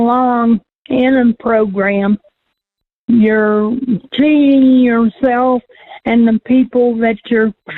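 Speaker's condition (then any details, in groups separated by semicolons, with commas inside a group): Cerebral palsy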